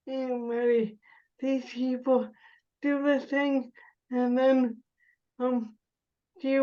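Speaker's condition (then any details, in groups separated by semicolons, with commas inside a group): Cerebral palsy; spasticity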